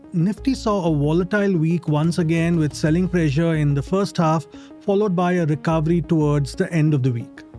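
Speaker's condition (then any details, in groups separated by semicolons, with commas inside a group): No condition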